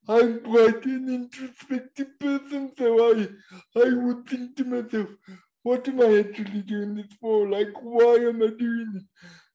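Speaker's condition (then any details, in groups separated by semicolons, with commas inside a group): Cerebral palsy; uses wheelchair for getting around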